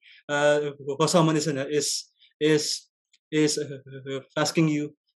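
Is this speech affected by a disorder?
Yes: stuttering; stutter since early childhood, noticed on entering grade school; ongoing stutter, actively coping through Toastmasters public speaking club and speech contests; broken, choppy non-fluent speech, dreads answering strangers like jeepney drivers, public communication affected; here repeated words, prolonged sounds.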